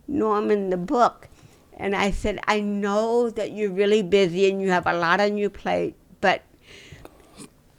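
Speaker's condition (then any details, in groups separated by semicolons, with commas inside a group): Cerebral palsy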